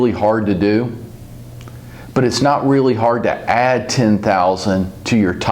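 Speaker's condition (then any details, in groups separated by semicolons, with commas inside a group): No condition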